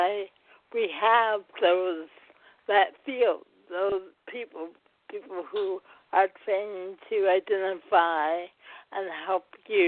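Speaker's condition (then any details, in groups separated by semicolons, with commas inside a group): Cerebral palsy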